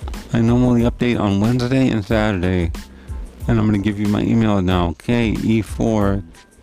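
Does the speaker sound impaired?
Yes: cerebral palsy; multiple childhood bone surgeries in the 70s, pre-op sedatives, codeine shots after surgery.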